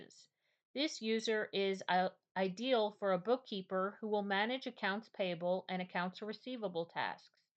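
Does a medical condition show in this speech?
No.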